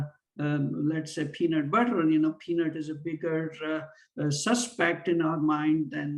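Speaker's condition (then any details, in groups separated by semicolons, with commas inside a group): No condition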